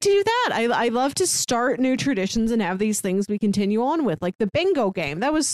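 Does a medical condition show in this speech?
No.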